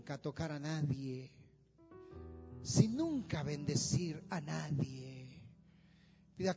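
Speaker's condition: No condition

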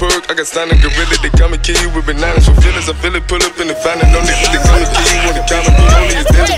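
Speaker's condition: No condition

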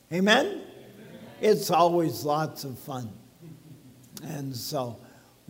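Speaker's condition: ALS; talks funny, speech sounds abnormal

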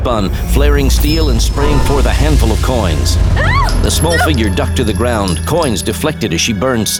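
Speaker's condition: No condition

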